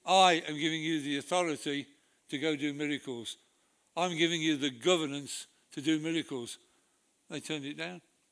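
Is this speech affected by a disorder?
Yes: Parkinson's disease; new tablets from new consultant in Nottingham after over a year undertreated, masked face.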